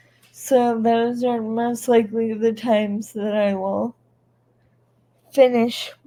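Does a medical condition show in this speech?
Yes: cerebral palsy.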